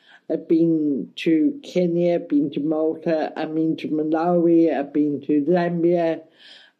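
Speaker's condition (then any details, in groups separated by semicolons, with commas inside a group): Cerebral palsy, mild; speech affected a bit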